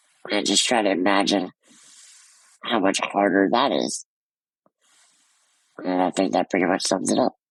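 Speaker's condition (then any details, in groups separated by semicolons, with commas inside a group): Muscular dystrophy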